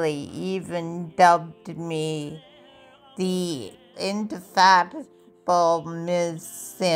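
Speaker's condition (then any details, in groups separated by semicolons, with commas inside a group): Multiple sclerosis; diagnosed at age 17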